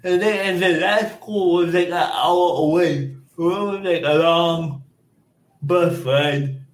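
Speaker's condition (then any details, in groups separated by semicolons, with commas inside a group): Cerebral palsy; limited body control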